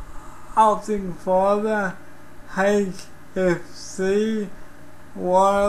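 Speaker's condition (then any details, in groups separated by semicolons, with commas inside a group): Cerebral palsy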